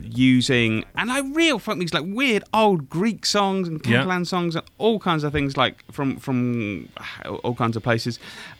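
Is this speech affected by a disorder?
No.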